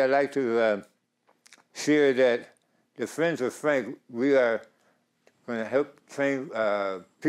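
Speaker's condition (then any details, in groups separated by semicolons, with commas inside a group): Tongue cancer; dry mouth overcome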